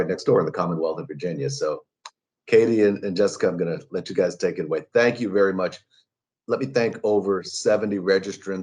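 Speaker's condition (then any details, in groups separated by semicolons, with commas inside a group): No condition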